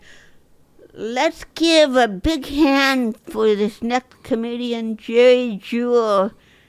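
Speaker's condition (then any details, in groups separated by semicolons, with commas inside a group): Cerebral palsy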